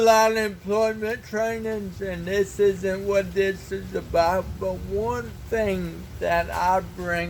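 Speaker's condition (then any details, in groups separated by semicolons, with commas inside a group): Cerebral palsy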